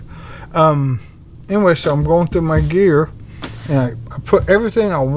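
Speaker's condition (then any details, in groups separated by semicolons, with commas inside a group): ALS; bulbar-upper onset, tongue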